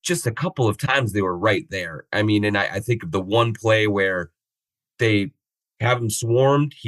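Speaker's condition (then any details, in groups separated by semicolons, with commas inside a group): No condition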